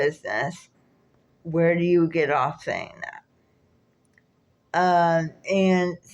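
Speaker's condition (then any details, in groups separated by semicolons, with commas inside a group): Cerebral palsy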